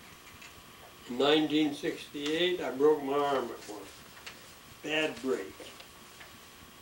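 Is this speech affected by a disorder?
Yes: ALS.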